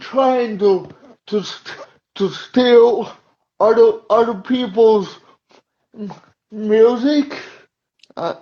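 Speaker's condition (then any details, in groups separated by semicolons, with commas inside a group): Cerebral palsy; uses wheelchair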